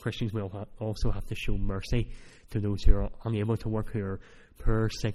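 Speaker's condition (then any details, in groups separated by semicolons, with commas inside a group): Cleft palate; speech not that clear at times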